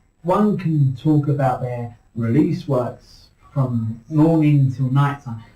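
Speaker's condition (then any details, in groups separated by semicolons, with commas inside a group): No condition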